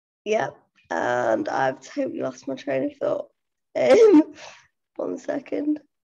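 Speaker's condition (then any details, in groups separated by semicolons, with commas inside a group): Cerebral palsy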